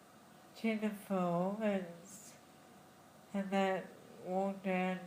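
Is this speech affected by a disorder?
Yes: Friedreich's ataxia; diagnosed in childhood.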